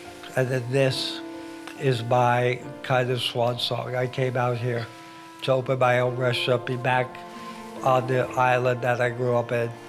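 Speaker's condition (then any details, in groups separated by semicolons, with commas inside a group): ALS; hands affected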